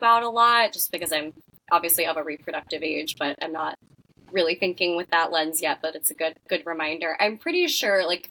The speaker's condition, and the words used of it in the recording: Cleft palate. So other than air escape, like hypernasality when I speak, I luckily don't